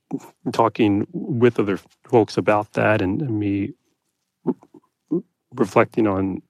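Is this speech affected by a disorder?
Yes: stutter; persisting into adulthood, beer once used as crutch; managed rather than fixed; halting speech, repetitions, long blocks on first part of words, breathing trouble during blocks; here repeated sounds.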